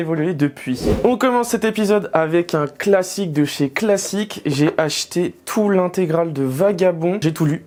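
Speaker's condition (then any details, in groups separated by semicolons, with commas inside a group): No condition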